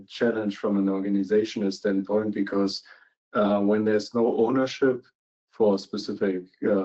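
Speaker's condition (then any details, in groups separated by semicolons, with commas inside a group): No condition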